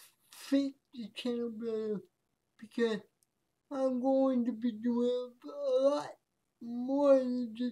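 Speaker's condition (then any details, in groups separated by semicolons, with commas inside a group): Cerebral palsy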